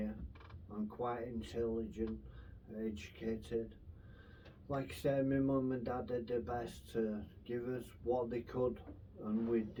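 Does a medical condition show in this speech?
Yes: brain infection with surgery.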